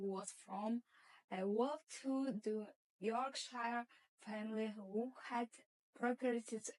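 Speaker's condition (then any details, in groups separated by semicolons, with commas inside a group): No condition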